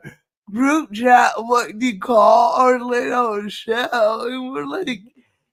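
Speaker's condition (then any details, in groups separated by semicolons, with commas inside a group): Cerebral palsy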